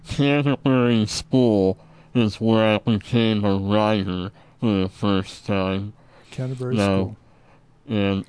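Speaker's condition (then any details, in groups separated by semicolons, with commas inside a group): Treacher Collins syndrome; congenital genetic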